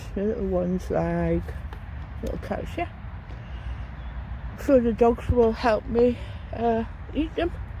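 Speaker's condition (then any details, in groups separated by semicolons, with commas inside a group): Tongue cancer, partial glossectomy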